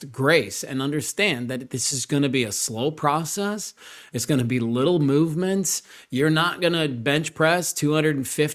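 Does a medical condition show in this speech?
No.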